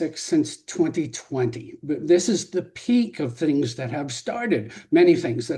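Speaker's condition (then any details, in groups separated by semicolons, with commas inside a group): No condition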